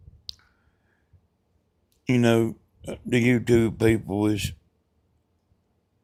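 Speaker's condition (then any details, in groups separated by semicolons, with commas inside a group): Brain bleed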